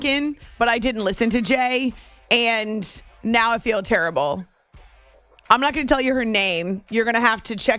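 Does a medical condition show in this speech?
No.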